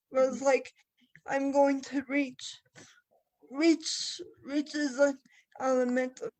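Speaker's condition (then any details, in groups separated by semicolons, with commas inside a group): Cerebral palsy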